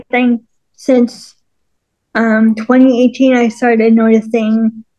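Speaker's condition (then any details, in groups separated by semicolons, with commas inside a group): Cerebral palsy and multiple sclerosis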